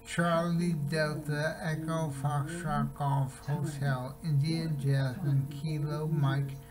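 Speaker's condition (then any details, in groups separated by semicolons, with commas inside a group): Multiple sclerosis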